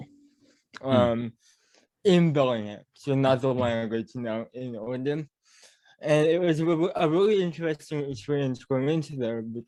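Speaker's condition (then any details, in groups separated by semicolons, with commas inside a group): Cerebral palsy; mild speech impediment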